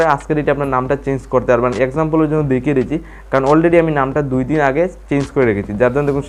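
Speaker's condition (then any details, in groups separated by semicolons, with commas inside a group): No condition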